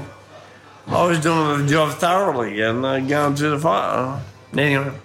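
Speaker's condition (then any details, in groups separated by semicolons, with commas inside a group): Ataxia from brain damage, cerebellar; pelvic fractures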